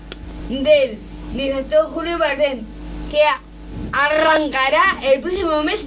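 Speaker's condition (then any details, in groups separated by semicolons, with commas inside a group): Down syndrome; reads news item aloud on live radio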